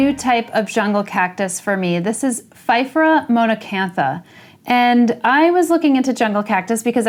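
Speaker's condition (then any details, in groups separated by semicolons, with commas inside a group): No condition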